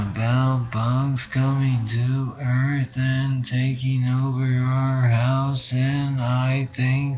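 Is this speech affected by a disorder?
Yes: brain injury.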